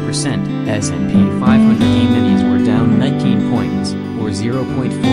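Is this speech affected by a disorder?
No.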